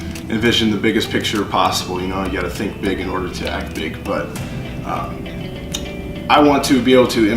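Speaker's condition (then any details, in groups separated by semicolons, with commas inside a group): No condition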